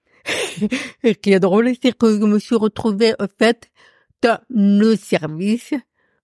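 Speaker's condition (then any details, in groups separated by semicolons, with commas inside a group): Profound congenital deafness; workplace accommodation enabling phone calls, written transcription of meetings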